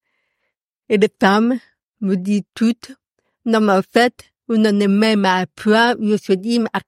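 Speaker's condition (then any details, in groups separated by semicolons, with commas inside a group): Profound congenital deafness; workplace accommodation enabling phone calls, written transcription of meetings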